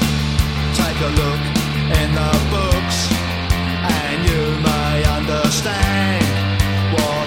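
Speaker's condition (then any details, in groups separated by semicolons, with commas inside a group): No condition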